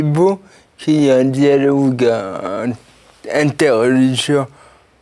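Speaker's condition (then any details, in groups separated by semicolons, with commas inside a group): Cerebral palsy; since birth, birth injury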